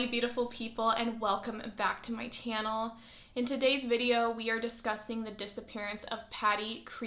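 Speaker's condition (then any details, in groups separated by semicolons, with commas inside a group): No condition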